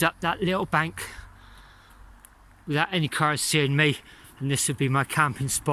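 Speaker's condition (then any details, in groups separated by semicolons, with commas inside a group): No condition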